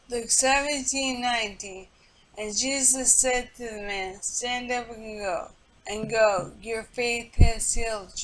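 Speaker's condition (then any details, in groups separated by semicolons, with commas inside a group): Multiple sclerosis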